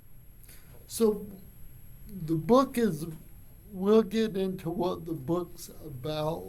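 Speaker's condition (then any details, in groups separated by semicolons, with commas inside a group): Cerebral palsy; from birth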